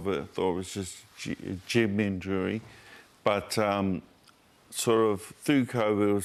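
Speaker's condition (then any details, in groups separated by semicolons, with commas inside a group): Motor neurone disease; diagnosed weeks ago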